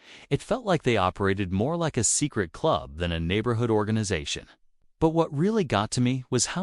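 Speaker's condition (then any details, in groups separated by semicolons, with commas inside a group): No condition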